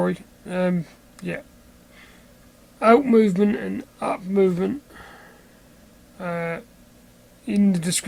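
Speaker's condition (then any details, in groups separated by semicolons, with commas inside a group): Cerebral palsy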